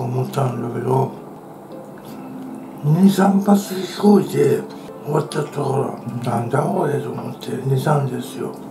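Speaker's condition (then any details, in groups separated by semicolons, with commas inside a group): Tongue cancer, partial glossectomy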